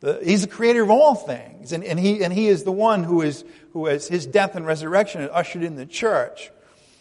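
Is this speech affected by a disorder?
No.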